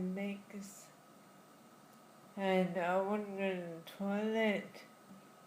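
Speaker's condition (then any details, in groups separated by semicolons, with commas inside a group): Friedreich's ataxia; diagnosed in childhood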